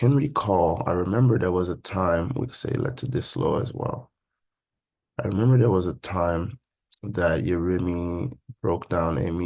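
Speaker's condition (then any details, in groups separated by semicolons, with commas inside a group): No condition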